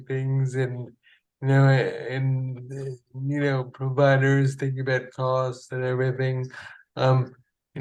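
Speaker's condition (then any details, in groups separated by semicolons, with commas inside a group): Friedreich's ataxia; diagnosed in high school, progressive, now adult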